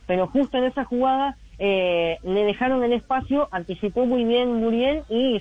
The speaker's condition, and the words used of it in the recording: Cleft palate. Falta alguna operación complementaria para mejorar su, su pronunciación que no sea tan nasal?